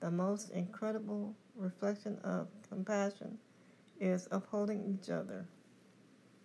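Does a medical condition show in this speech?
Yes: cerebral palsy; confined to wheelchair.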